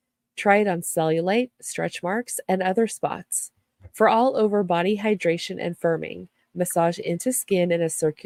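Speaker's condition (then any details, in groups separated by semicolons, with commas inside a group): No condition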